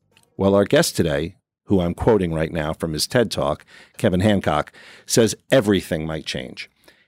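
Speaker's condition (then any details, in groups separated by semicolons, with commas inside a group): No condition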